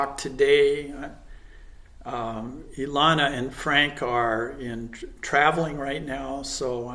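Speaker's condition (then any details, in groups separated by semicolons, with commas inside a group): No condition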